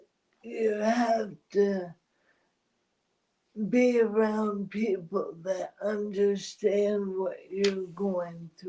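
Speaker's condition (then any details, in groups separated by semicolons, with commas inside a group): ALS; two neck discs replaced; diagnosed 9 years ago, onset 13 years, very slow progression; voice strains with talking, needs voice rest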